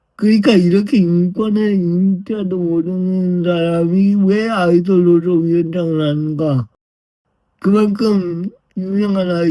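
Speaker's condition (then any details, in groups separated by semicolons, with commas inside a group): Brain lesion disability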